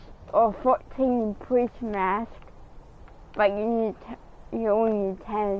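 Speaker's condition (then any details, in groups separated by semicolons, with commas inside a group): Cerebral palsy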